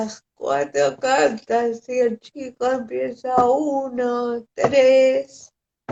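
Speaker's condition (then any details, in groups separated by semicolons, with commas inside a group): Cerebral palsy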